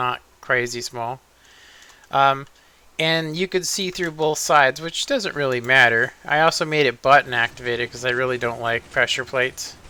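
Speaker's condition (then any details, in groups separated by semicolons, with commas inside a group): No condition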